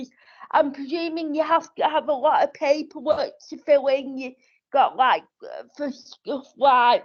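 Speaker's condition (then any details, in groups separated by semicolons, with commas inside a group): Cerebral palsy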